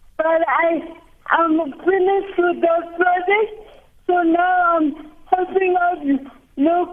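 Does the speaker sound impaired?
Yes: cerebral palsy; non progressive brain injury or malformation during brain development, wheelchair user, feet somewhat affected; speaking via smartphone held by helper, phone interfering with audio; speech impaired by cerebral palsy, listeners asked for patience and attention.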